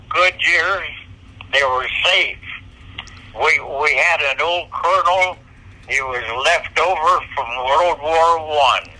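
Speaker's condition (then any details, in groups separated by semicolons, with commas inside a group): Parkinson's disease; on medication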